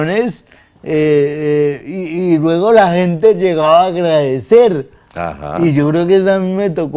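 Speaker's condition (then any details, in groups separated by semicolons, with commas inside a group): Cerebral palsy; difficulty speaking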